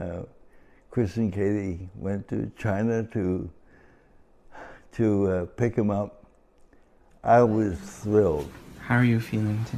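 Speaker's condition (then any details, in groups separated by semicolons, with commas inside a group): Cerebral palsy; from birth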